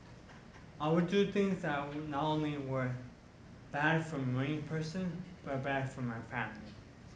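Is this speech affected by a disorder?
Yes: traumatic brain injury; ataxia affecting balance, past powered wheelchair use.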